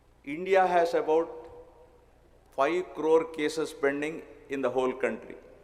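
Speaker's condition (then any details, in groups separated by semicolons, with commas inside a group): No condition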